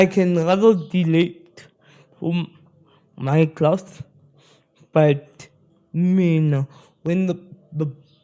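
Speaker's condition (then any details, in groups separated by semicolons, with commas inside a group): Spastic cerebral palsy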